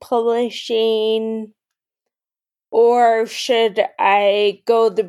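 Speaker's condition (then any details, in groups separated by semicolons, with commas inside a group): Friedreich's ataxia; then wheeled mobility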